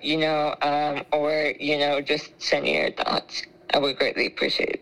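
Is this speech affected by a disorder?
Yes: spinal muscular atrophy; trouble chewing and swallowing, high choking risk, secretions stay in lungs, fluids via feeding tube.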